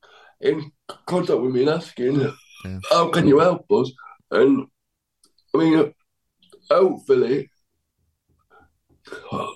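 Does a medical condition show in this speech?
Yes: cerebral palsy; cerebral palsy affecting left side.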